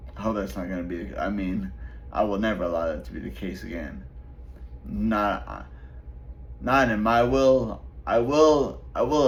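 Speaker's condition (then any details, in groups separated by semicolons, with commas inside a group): Traumatic brain injury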